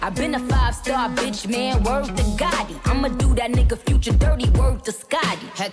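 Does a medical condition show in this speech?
No.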